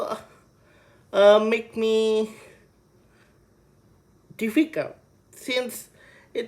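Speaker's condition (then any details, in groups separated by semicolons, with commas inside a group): Cerebral palsy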